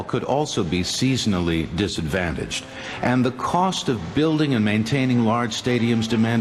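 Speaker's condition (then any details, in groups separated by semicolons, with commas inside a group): No condition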